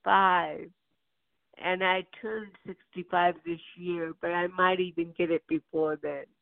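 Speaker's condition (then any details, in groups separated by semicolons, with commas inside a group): Cerebral palsy; birth onset, diagnosed at UCLA Medical Center, right hand affected, therapy from 18 months, lower back surgery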